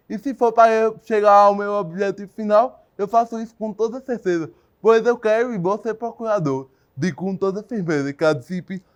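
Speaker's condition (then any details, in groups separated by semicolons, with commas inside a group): Cerebral palsy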